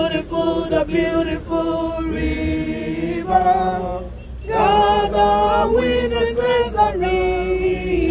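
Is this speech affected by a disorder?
No.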